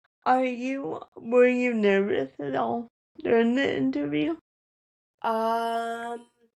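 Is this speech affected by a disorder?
Yes: cerebral palsy; spastic, ataxic features.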